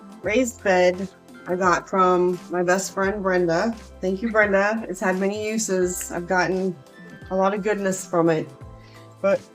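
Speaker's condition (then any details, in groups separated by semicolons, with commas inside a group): No condition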